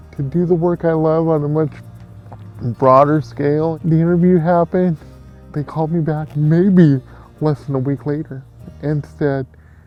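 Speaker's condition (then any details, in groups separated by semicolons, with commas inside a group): Cerebral palsy; from birth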